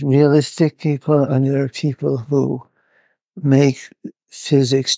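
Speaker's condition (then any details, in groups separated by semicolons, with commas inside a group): Parkinson's; must move about during interview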